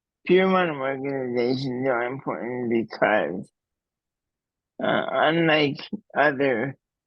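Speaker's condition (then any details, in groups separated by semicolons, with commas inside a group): Cerebral palsy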